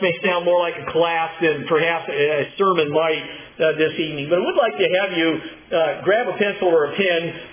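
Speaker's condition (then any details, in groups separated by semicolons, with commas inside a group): No condition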